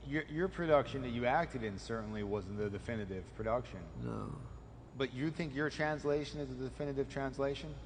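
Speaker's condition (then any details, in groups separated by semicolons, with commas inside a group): No condition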